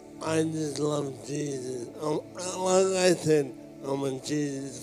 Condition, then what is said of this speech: Brain injury. I have a hard brain injury. That's why my speech is not 100%.